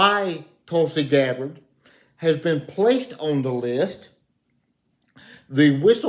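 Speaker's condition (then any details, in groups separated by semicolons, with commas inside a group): Cerebral palsy; reports speaking clearly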